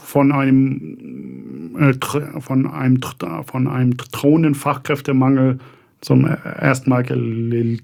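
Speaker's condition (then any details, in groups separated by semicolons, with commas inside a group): Stuttering; developmental, lifelong, possibly inherited, father stuttered, brother fluent, logopedic speech therapy, constant since second grade; stutter noticeable within first twenty seconds, listeners need patience; prolonged sounds, blocks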